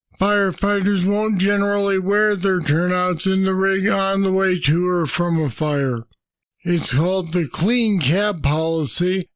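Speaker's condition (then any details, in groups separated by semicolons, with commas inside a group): Parkinson's disease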